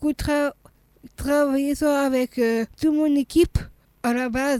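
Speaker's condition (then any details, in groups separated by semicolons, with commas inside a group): Down syndrome; congenital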